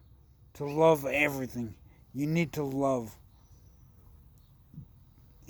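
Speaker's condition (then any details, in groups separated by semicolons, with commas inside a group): Traumatic brain injury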